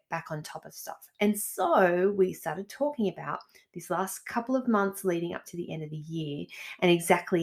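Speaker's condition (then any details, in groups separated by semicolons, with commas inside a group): No condition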